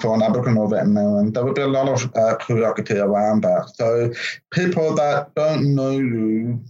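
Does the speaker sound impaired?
Yes: profound deafness; congenital, born deaf.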